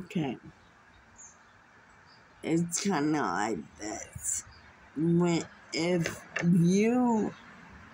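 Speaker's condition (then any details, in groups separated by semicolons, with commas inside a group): Muscular dystrophy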